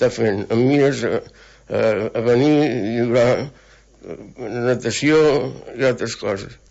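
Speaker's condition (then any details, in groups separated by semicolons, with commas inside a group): Parkinson's disease; diagnosed about 12 years ago, dopamine loss affecting motor function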